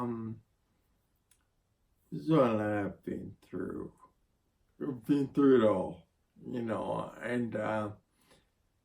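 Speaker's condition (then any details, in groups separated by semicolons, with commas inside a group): Spinocerebellar ataxia (sca7); needs help typing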